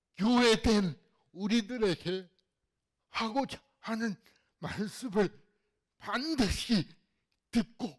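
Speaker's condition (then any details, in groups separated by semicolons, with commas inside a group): Cerebral palsy; fairly severe in childhood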